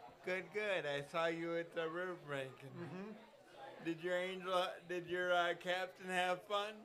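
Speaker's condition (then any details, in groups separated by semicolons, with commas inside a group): Cerebral palsy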